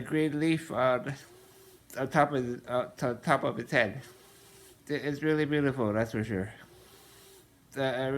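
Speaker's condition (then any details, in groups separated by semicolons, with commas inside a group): Muscular dystrophy, Duchenne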